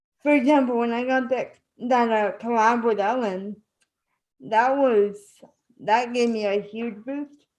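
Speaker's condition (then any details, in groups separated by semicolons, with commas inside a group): Spastic cerebral palsy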